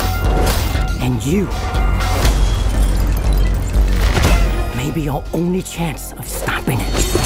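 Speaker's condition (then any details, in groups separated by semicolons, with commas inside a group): No condition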